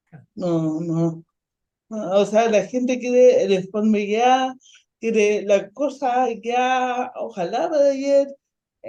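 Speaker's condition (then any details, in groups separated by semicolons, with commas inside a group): Ataxic cerebral palsy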